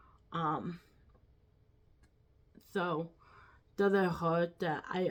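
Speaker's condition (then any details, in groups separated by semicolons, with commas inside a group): Quadriplegic cerebral palsy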